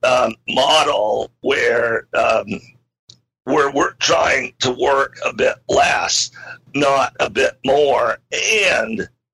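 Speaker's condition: Spasmodic dysphonia; weakened voice at onset

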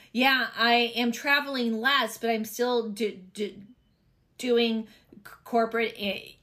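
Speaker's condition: Stuttering; stuttering since childhood, impacts less than dyslexia; age 48; repeated sounds, blocks

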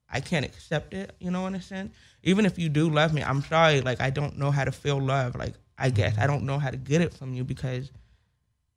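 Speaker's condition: Hearing loss with speech impediment; specialized hearing aids needed, can hear

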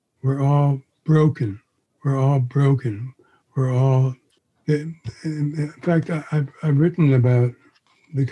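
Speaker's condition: Parkinson's disease; onset around age 81, first noticed sign frozen mask-like face, diagnosed by neurologist, progressive; chief symptom exhaustion, torpor, sluggishness, lethargy rather than tremor

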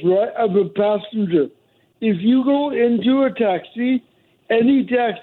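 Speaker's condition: Cerebral palsy; mobility declined since

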